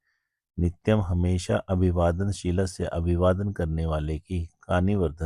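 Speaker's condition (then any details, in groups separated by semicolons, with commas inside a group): No condition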